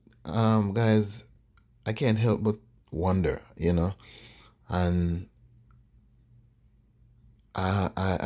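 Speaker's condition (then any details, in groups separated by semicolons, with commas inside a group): No condition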